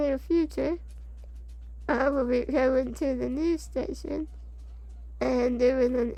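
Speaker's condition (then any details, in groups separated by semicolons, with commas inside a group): Spinal muscular atrophy type 2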